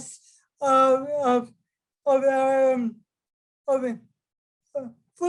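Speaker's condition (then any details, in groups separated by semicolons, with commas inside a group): Cerebral palsy; from birth, affects movement; affects ability to speak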